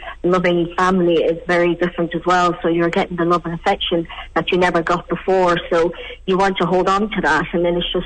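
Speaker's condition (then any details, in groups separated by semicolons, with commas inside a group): Cleft palate; congenital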